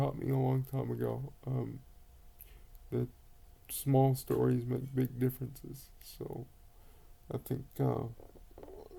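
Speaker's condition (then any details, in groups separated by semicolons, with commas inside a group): Cerebral palsy; quadriplegic; body slowing down, slower processing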